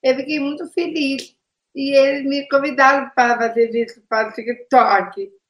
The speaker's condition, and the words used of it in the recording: Down syndrome. Um podcast com a pessoa que tem dificuldade para falar.